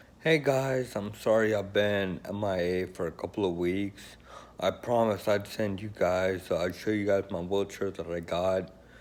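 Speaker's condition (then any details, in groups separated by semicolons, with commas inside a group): Friedreich's ataxia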